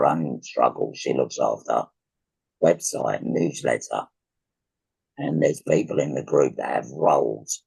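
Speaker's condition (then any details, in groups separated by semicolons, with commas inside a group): Laryngectomy for laryngeal cancer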